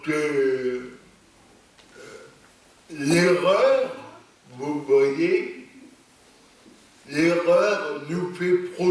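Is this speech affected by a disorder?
Yes: cerebral palsy; lifelong, non-progressive.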